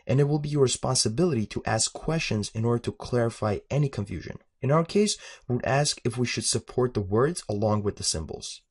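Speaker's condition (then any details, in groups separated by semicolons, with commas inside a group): No condition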